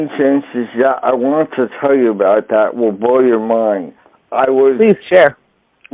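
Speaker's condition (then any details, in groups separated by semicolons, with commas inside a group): Traumatic brain injury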